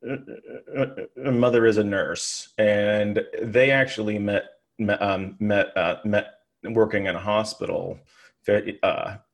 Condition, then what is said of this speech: Stuttering. And streaming is actually more difficult than giving a work presentation or something of that nature, because it's only me and I'm focusing on my points.